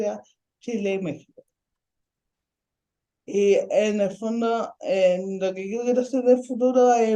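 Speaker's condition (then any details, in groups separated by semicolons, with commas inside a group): Ataxic cerebral palsy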